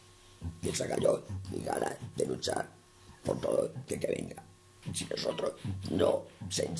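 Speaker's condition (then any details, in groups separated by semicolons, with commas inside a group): Total laryngectomy; laryngeal cancer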